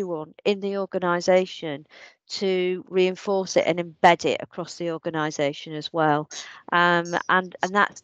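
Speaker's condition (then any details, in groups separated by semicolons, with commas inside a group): No condition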